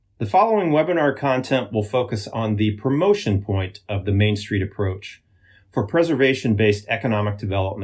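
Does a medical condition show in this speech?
No.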